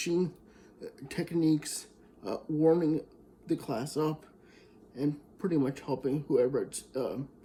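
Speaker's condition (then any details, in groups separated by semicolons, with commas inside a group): Cerebral palsy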